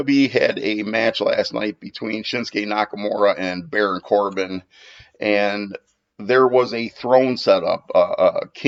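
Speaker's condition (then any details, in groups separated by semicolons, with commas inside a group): No condition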